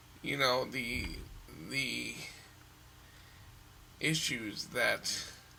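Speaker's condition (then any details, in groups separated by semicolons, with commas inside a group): Cerebral palsy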